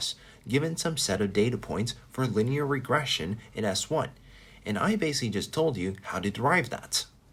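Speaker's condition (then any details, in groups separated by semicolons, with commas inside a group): No condition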